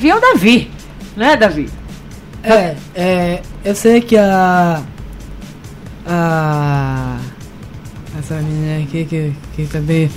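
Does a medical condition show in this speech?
Yes: Down syndrome; genetic, present from birth, recognized soon after birth; 18 years old, turning 19.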